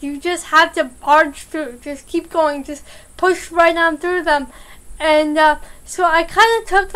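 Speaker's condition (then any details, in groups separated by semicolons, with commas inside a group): Cerebral palsy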